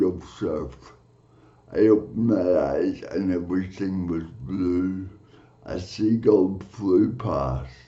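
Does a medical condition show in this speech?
Yes: cerebral palsy; from birth.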